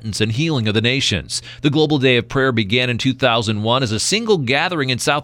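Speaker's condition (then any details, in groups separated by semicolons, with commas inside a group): No condition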